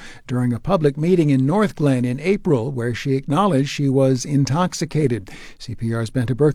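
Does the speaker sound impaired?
No.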